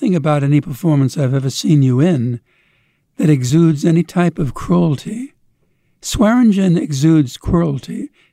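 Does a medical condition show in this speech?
No.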